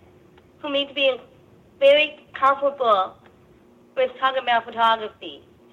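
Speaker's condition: Down syndrome; occupational therapy from 2 months

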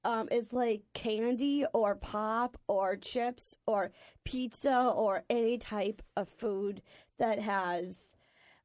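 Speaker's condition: Down syndrome

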